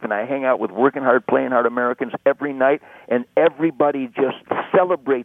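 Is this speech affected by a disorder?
No.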